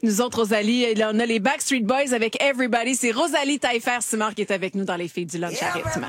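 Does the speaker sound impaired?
No.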